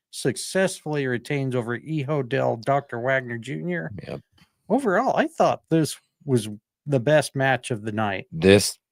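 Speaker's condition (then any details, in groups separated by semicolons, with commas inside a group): No condition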